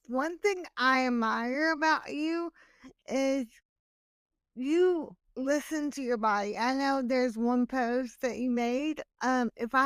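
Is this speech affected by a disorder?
Yes: cerebral palsy.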